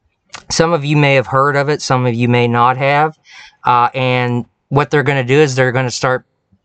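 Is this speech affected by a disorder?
No.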